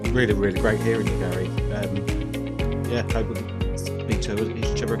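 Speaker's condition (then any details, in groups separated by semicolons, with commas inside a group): No condition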